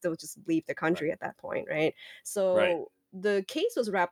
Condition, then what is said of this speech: No condition.